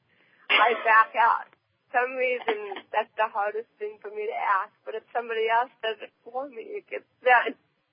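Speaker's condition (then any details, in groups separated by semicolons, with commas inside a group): Cerebral palsy; present from birth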